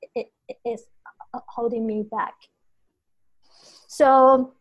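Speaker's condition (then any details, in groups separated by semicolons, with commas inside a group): Stuttering; stutter since childhood, grew up in China without speech therapy, persists into adulthood; hid stutter while growing up, shame about stuttering held back for years; repeated sounds, blocks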